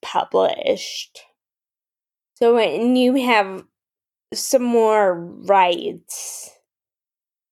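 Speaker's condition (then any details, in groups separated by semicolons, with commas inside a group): Friedreich's ataxia; rare progressive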